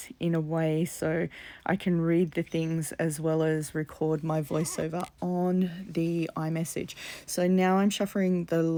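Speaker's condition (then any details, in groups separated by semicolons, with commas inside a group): No condition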